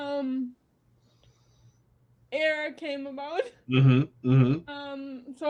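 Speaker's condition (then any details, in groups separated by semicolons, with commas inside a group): Cerebral palsy; spasticity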